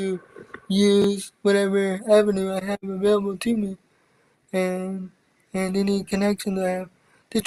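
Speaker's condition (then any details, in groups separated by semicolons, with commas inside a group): Cerebral palsy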